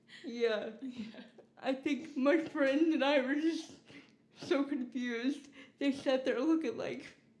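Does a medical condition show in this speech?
Yes: cerebral palsy.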